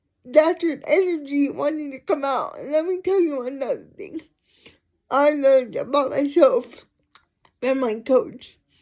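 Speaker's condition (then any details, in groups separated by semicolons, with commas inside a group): Cerebral palsy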